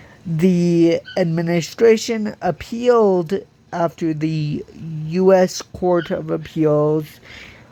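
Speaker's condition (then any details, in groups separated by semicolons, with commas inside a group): Cerebral palsy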